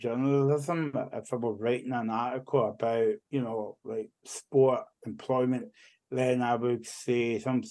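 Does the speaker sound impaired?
Yes: cerebral palsy; walks and talks now.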